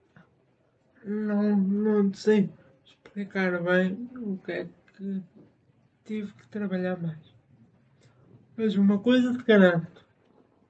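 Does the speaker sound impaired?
Yes: spastic cerebral palsy; spastic motor type.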